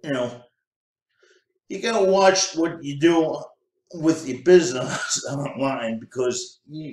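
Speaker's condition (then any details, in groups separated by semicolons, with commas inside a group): Cerebral palsy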